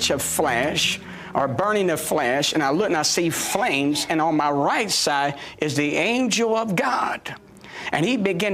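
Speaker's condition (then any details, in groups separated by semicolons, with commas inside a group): No condition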